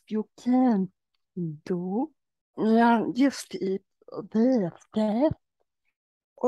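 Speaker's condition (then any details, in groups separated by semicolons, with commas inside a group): Generalized dystonia; generalized, leg weakness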